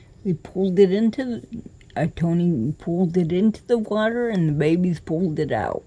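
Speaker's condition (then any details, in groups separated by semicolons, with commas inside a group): Cerebral palsy; cannot walk, crawls to get around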